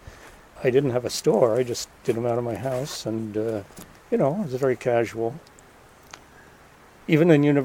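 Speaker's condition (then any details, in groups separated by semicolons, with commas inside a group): No condition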